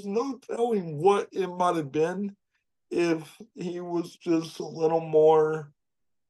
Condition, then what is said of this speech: Cerebral palsy. I joked that I said, I think I have a voice for print.